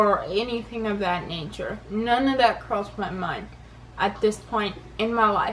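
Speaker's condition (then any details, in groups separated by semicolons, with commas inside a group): Cerebral palsy; affects balance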